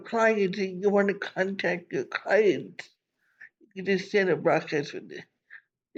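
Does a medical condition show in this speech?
Yes: cerebral palsy; from birth.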